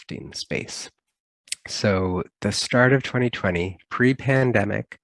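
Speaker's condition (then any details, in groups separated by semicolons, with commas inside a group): No condition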